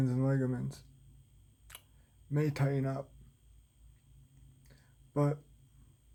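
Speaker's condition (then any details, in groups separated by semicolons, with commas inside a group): Cerebral palsy; feels hard to breathe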